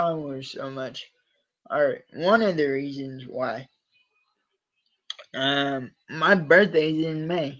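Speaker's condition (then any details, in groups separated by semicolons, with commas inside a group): Cerebral palsy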